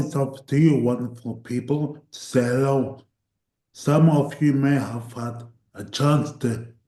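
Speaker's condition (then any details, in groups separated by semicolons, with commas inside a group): Cerebral palsy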